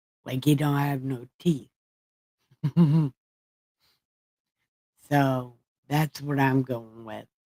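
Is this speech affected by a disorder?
Yes: brain injury.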